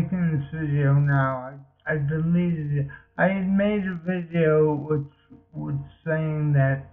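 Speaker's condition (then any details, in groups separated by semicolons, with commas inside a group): Multiple sclerosis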